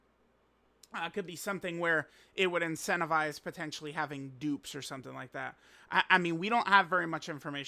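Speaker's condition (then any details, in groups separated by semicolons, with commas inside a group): No condition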